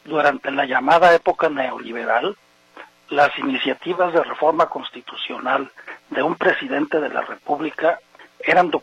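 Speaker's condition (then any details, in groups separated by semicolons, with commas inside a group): No condition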